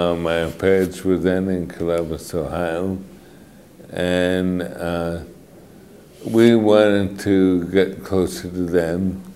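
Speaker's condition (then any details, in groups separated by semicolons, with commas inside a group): Mitochondrial disorder; mitochondrial disorder, walking very difficult; affects speech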